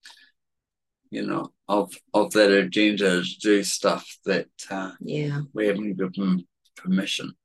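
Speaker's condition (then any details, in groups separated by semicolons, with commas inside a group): Cerebellar atrophy, genetic; worse with tiredness or stress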